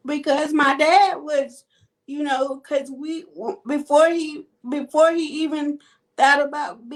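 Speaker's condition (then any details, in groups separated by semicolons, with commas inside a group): Cerebral palsy; quadriplegic type, all four limbs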